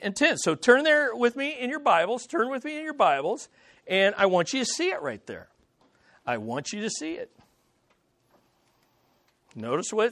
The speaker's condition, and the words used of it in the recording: No condition.